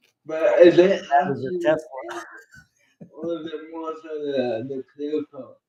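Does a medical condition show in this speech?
Yes: cerebral palsy; uses one hand.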